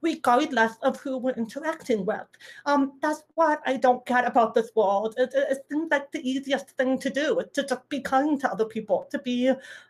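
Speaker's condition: Deafness, little d deaf, some residual hearing; speaks orally, audible deaf accent noticed by listeners

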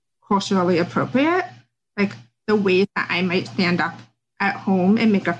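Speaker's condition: Deafness; had speech therapy

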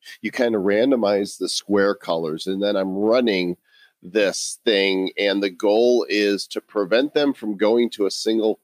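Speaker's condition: No condition

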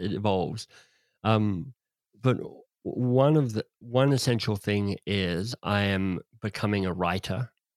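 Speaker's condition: Cleft lip and palate; congenital

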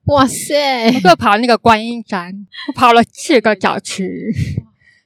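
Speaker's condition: Congenital hearing impairment; cannot hear clearly

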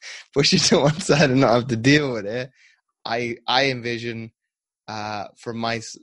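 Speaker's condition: No condition

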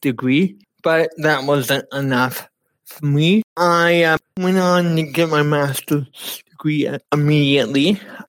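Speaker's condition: Cerebral palsy; speech affected

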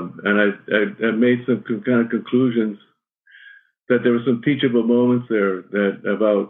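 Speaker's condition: Parkinson's; shaky voice, may stumble on words

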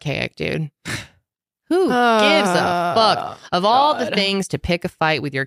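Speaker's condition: No condition

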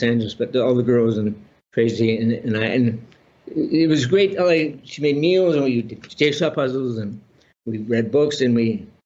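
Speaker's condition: Parkinson's disease; relearned walking

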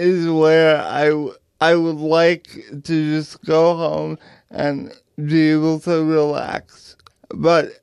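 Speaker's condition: Cerebral palsy; mother toilets

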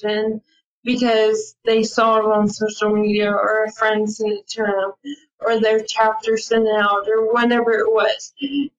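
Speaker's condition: ALS; attends ALS clinic

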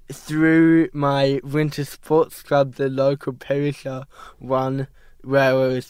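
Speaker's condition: Cerebral palsy; diagnosed at 12 months at Westmead Hospital, ski poles hard to place; at diagnosis told may never walk or talk

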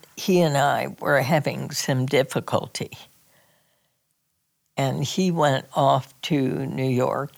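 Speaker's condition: Spasmodic dysphonia; diagnosis took six years

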